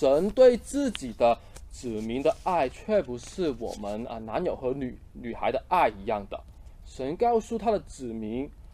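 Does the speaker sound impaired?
No.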